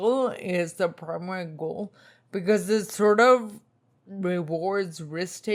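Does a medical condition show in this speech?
Yes: spinocerebellar ataxia type 2, SCA2; tongue.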